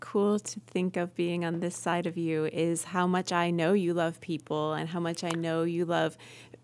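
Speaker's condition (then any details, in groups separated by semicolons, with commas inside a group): No condition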